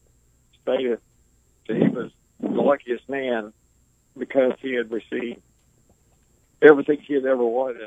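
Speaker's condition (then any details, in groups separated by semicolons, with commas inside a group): ALS; ALS diagnosed nearly 20 years ago, initially given 2 to 5 years to live; on a ventilator; pauses along the way when speaking due to ventilator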